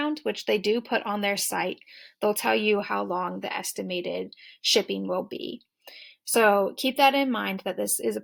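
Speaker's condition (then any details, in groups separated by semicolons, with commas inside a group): No condition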